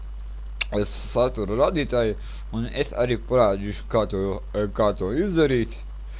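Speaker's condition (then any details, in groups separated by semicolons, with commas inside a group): Cerebral palsy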